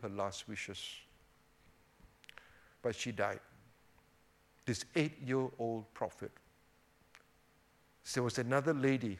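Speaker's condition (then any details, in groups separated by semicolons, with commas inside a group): No condition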